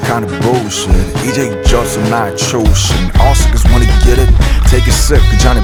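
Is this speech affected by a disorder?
No.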